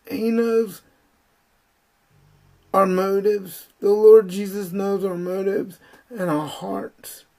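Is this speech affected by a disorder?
Yes: spastic cerebral palsy; uses wheelchair.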